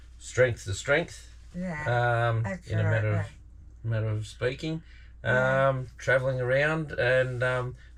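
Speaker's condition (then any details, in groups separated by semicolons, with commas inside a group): No condition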